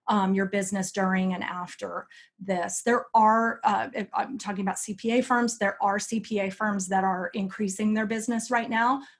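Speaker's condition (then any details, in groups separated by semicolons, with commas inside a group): No condition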